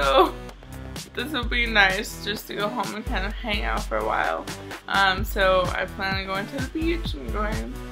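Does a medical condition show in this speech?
Yes: cerebral palsy; mild fine motor impairment, physical therapy until age 18.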